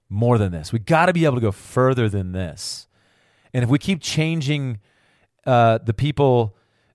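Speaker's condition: No condition

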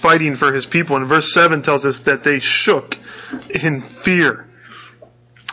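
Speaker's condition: No condition

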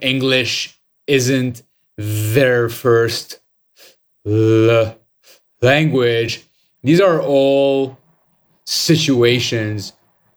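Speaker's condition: Stutter; lifelong stutter, born with pretty severe stutter, avoided speaking for more than 25 years; has a stutter, stutters in six languages, gives talks and stand-up comedy; can sing without stuttering; prolonged sounds, blocks

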